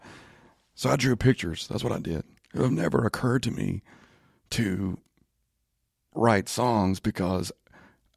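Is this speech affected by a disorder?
Yes: spasmodic dysphonia; voice issue, asks listeners to excuse voice.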